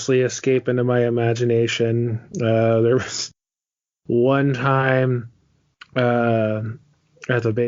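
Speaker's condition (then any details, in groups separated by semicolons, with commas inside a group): No condition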